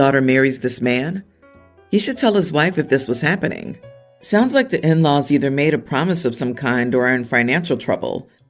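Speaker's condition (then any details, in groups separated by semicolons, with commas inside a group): No condition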